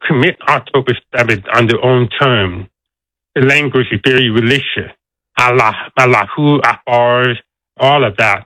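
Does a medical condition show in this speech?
Yes: deafness; deaf accent.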